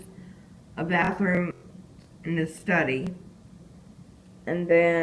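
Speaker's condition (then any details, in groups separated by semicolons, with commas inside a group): Disability causing slurred speech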